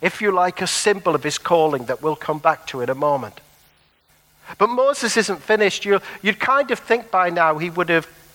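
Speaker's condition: No condition

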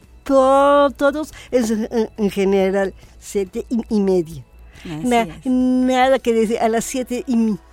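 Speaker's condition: Down syndrome; adult woman

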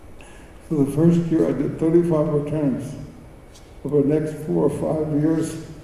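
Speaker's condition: Cerebral palsy; speech

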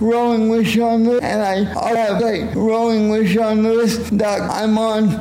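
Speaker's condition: Cerebral palsy; spastic quadriplegic cerebral palsy, all four limbs affected, electric wheelchair since age six, age 38; no longer in speech therapy; sometimes a little different, easy to understand, much speech therapy when younger helped

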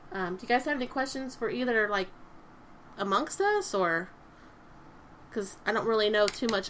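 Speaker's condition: No condition

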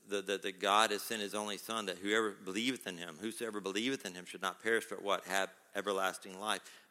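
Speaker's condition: No condition

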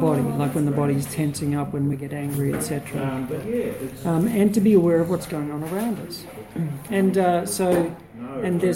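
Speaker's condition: No condition

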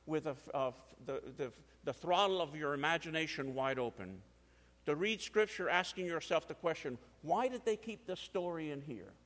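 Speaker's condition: No condition

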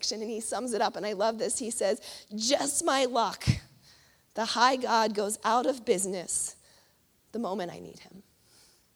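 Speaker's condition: No condition

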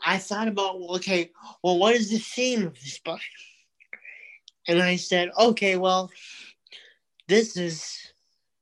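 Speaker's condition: Cerebral palsy; multiple surgeries since infancy

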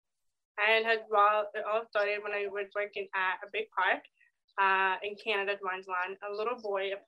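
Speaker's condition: Deafness; age 24

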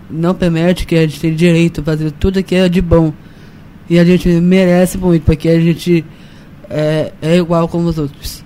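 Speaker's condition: Down syndrome; 18 years old, turning 19

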